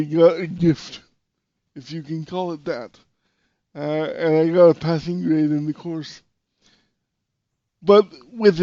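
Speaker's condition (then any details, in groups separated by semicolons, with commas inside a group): Cerebral palsy; voice fluctuations, tension, back spasms hinder speaking, strong voice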